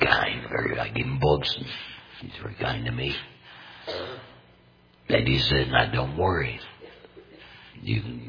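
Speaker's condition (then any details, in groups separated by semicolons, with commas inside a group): Total laryngectomy; may cough while speaking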